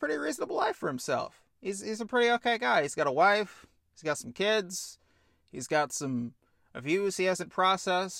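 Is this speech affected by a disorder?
No.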